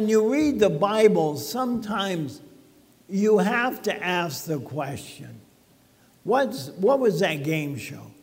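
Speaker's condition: ALS; talking funny

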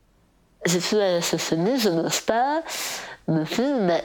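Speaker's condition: Total glossectomy; eats everything perfectly again

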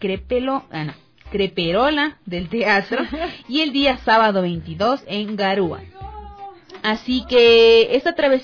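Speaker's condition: No condition

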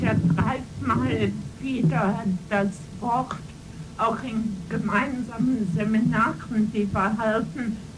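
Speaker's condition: Cerebral palsy; congenital cerebral movement disorder, spasticity and ataxia predominant, brain damage since birth

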